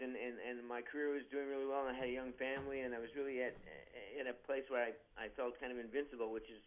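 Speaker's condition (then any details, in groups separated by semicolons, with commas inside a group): Parkinson's disease, young-onset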